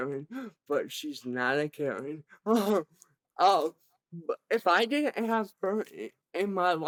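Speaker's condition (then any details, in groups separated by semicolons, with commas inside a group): Cerebral palsy; present from birth, severe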